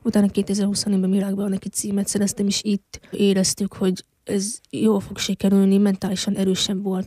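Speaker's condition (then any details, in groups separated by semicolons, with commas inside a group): Hearing loss since infancy; congenital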